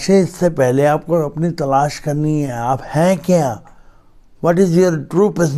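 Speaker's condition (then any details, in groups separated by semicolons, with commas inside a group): Cerebral palsy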